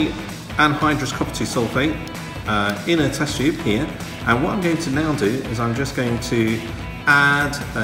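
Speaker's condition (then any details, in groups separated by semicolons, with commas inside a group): No condition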